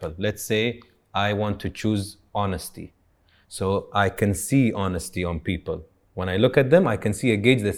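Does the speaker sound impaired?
No.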